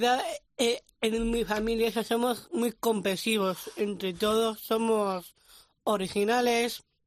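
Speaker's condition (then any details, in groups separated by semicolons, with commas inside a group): Down syndrome; present from birth; age 19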